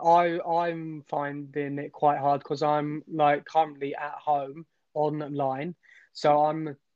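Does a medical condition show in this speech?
Yes: stammer; onset at age eight, speech therapy from age eight for many years, therapy focused on confidence; about 23 years since onset; here repeated sounds, repeated words.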